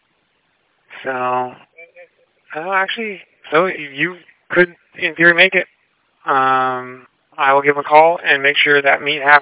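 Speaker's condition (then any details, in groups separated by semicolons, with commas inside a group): No condition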